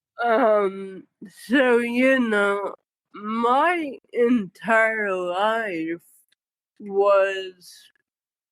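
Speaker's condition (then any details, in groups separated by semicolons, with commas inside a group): Cerebral palsy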